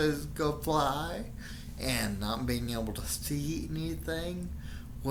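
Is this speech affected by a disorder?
Yes: Friedreich's ataxia.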